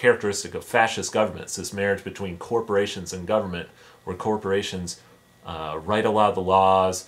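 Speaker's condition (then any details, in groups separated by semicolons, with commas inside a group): No condition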